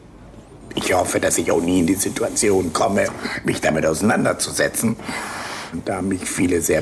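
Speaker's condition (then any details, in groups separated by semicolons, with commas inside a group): Laryngectomy after laryngeal cancer; total laryngectomy for laryngeal cancer, shunt valve voice prosthesis in tracheoesophageal fistula; presses tracheostoma shut, air redirected to pharynx, pharyngeal segment vibrates like vocal folds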